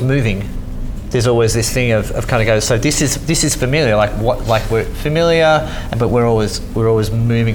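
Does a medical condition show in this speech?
Yes: cleft lip and palate.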